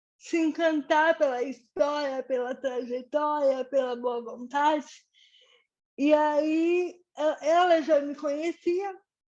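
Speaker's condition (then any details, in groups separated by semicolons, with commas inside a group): Cerebral palsy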